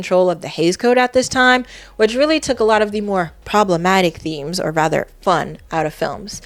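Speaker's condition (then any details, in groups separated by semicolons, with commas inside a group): No condition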